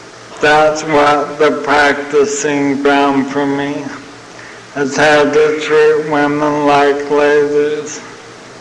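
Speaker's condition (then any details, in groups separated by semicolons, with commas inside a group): ALS (Lou Gehrig's disease); progressing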